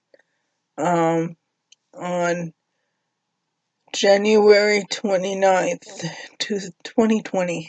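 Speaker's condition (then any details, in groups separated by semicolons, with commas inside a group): Cerebral palsy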